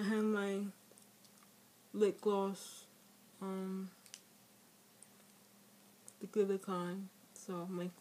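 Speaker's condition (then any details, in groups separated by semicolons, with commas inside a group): Speech impairment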